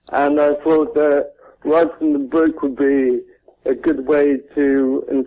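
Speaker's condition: Cerebral palsy; present from birth, caused by doctors' negligence at delivery, dead for 26 minutes at birth

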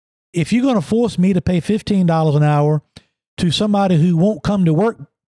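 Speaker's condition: No condition

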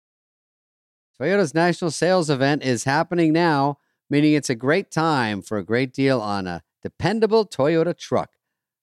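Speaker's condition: No condition

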